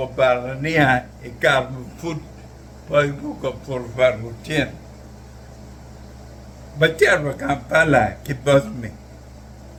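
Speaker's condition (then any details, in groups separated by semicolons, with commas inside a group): Neurological disease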